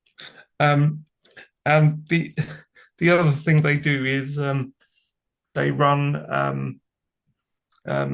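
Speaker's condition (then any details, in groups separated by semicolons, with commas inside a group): Cerebral palsy; from birth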